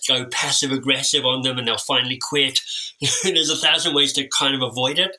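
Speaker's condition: Cleft lip and palate; orthodontic treatment

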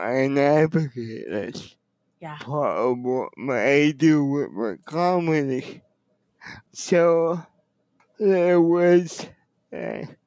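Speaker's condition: Cerebral palsy; speech affected by cerebral palsy, others worried listeners would not understand

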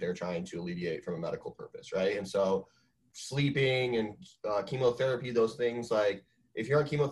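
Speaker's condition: No condition

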